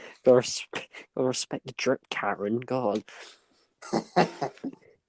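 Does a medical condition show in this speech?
No.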